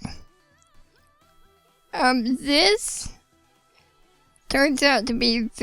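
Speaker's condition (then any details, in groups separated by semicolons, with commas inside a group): Spinal muscular atrophy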